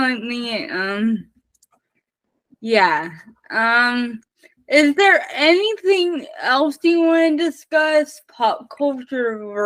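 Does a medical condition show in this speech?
Yes: spastic cerebral palsy, mixed.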